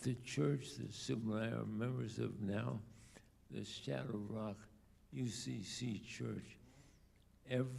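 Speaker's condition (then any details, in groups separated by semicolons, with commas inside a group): ALS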